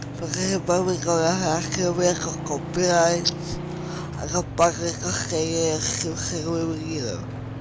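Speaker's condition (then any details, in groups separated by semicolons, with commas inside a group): Cerebral palsy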